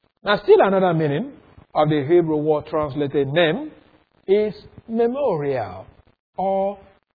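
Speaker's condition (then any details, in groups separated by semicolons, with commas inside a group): No condition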